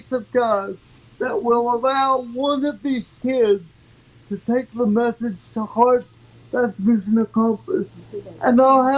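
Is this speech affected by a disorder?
Yes: cerebral palsy; from birth.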